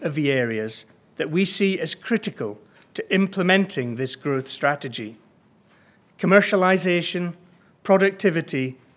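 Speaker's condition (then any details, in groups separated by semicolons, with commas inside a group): No condition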